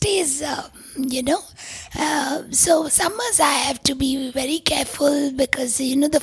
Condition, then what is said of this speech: Tracheostomy. And oh yeah, this voice, anybody knows, they don't forget.